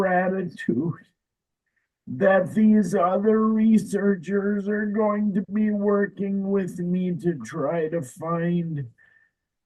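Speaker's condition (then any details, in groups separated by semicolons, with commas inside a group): ALS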